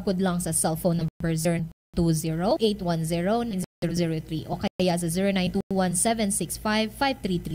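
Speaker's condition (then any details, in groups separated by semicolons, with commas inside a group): No condition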